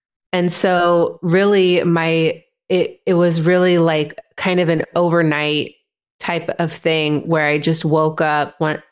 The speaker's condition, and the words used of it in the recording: Stuttering. And hearing you stutter on the podcast and just sounding like yourself and being your authentic self was just very refreshing.